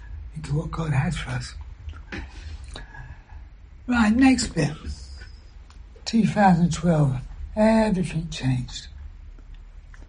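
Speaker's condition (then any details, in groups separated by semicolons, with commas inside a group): Throat cancer surgery, vocal injections; whispered after surgery, two or three words per breath, injections now allow full sentences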